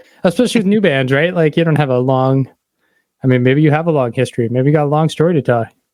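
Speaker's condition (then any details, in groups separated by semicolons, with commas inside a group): No condition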